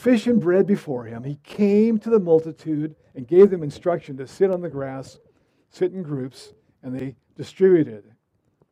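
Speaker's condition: No condition

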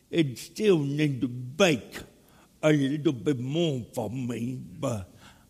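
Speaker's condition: Cerebral palsy; speech impediment

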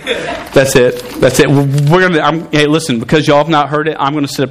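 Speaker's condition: Stuttering; long-standing stutter, present over 24 years, once fought calling to teach because unable to talk; sometimes hard to speak, harder when youth talk at same time; repeated sounds, prolonged sounds

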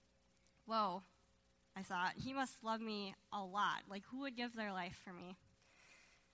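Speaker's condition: Cleft lip and palate

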